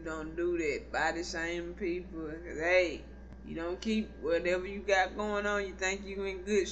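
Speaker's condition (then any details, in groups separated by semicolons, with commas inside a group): Cerebral palsy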